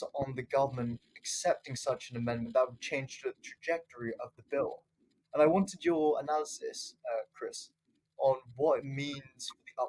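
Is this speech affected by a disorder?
No.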